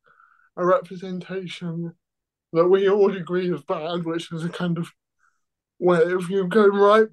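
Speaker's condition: Cerebral palsy

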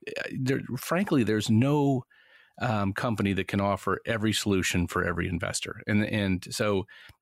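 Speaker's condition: No condition

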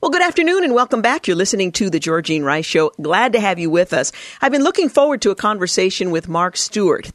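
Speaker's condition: No condition

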